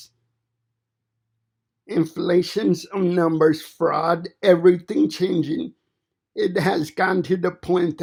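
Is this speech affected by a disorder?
Yes: cerebral palsy; fine motor impairment.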